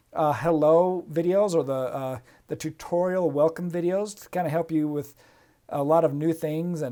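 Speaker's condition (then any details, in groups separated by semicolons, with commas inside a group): No condition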